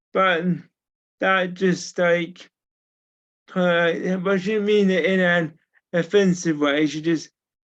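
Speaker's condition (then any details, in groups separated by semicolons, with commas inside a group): Cerebral palsy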